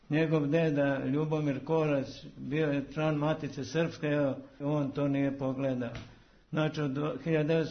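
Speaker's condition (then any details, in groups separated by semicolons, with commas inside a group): Parkinson's disease; very active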